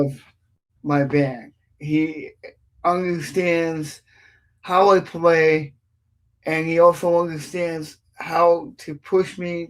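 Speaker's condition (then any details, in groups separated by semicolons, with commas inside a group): Cerebral palsy; affects speech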